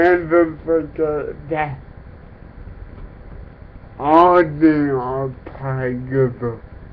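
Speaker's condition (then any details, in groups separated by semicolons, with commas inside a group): Cerebral palsy; affects speech, talks differently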